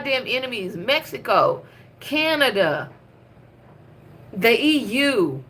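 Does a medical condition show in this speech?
No.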